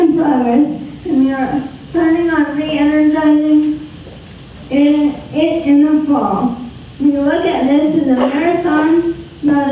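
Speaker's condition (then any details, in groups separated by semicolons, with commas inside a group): Spastic quadriplegic cerebral palsy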